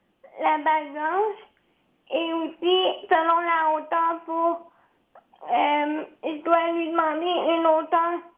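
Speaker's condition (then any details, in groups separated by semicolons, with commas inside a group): Cerebral palsy; since birth, wheelchair user since birth, needs care from a helper; age 20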